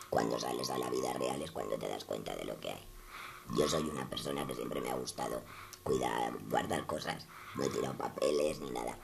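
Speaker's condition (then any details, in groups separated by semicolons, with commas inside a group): Total laryngectomy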